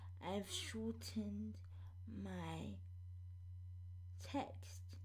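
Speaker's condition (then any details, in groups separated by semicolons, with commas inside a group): Cerebral palsy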